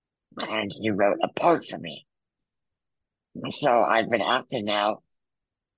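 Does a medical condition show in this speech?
Yes: muscular dystrophy; back surgery at 14 followed by near-fatal pneumonia.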